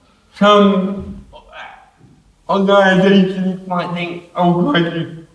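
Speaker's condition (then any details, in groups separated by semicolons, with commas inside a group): Cerebral palsy; affects hands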